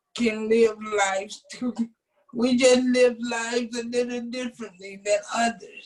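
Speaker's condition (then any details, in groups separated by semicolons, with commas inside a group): Cerebral palsy; present from birth; has caretakers; predicted never to speak, now speaks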